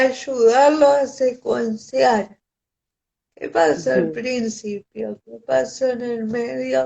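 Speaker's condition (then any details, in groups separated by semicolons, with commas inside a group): Cerebral palsy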